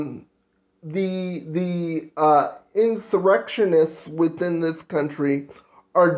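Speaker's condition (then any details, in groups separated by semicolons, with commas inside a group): Cerebral palsy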